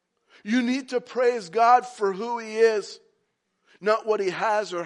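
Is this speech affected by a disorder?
No.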